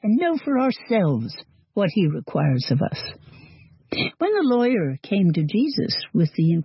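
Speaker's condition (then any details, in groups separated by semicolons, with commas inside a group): No condition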